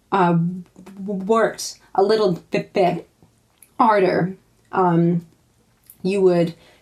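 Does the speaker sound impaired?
Yes: stammering; stammer since childhood; stammer somewhat unpredictable, switches words to hide it less than most people who stammer; here repeated sounds, prolonged sounds.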